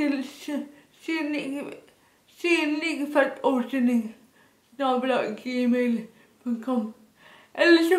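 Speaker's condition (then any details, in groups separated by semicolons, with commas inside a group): Dyskinetic cerebral palsy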